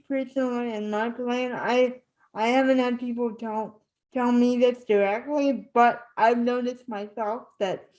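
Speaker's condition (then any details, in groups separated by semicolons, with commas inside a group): Spastic cerebral palsy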